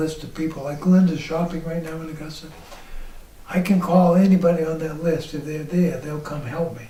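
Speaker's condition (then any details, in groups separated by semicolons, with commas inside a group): ALS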